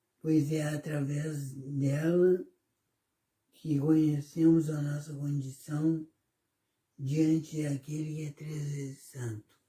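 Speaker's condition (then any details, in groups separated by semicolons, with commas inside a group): Cerebellar ataxia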